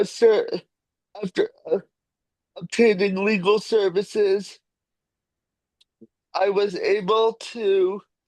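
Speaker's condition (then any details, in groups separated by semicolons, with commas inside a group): Cerebral palsy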